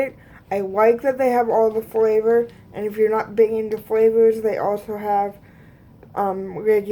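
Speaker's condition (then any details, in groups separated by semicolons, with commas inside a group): Cerebral palsy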